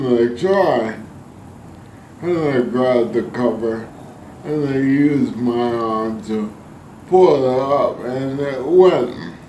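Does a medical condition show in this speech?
Yes: ALS; spasticity main symptom.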